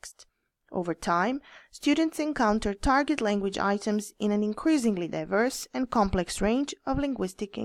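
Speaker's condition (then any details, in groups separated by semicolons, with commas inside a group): No condition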